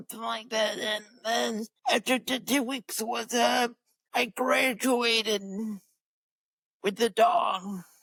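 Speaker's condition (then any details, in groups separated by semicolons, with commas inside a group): Cerebral palsy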